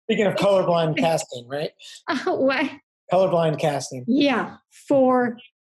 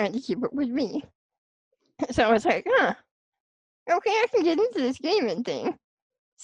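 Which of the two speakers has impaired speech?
The second: spinal muscular atrophy; type 2, since childhood.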